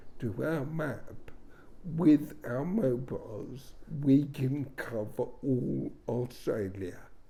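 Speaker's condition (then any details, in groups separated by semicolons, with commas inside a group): Speech impairment after car accident; car accident, powered wheelchair; 21 years since accident; hard to understand, uses computerised voice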